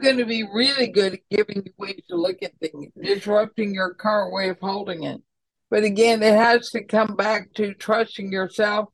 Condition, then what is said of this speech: ALS (motor neuron disease). But people tell me they can still understand me, so making sure we're all good.